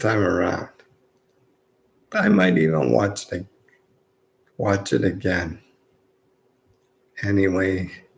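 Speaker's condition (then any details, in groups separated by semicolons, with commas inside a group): Multiple sclerosis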